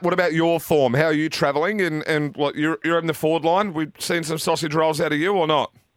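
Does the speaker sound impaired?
No.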